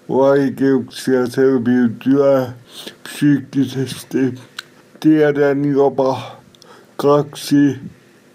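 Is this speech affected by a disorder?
Yes: cerebral palsy; speech.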